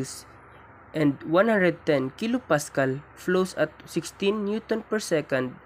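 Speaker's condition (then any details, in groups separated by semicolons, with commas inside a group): No condition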